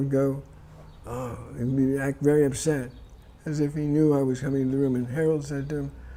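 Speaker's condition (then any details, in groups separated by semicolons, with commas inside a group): Parkinson's disease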